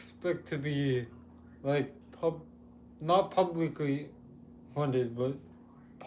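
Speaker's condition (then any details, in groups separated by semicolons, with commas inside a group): Cerebral palsy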